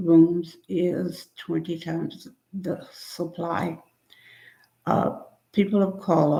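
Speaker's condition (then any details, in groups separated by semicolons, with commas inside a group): Spinal neurosarcoidosis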